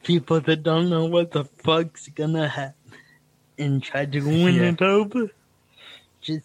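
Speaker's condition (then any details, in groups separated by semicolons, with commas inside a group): Cerebral palsy; feels picking up host's stammer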